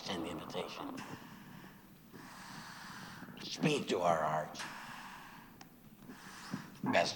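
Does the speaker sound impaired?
Yes: laryngectomy after throat cancer, voice prosthesis; voice produced through throat prosthesis, likened to kazoo, altered tone of voice joked about.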